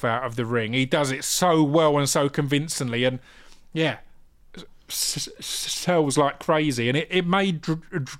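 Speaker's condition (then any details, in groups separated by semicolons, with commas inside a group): Stammer; persistent difficulty with hard g sounds; struggles with hard g, avoids words starting with hard g, stutters and sputters, words catching; prolonged sounds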